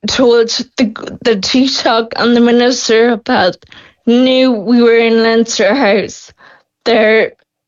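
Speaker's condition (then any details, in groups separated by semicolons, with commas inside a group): Friedreich's ataxia; progressive, wheelchair user, in 20s, sky claras drug by Biogen wanted, not yet funded; losing speech, losing swallow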